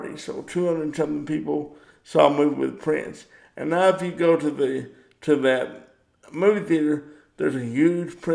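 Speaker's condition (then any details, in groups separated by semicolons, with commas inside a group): Cerebral palsy; power wheelchair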